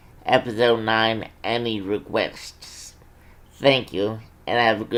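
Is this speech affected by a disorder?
Yes: cerebral palsy.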